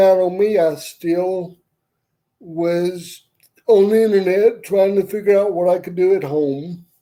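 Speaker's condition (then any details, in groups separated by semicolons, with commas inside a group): Cerebral palsy; wheelchair user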